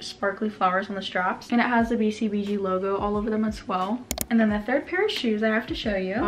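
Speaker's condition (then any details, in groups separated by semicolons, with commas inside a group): No condition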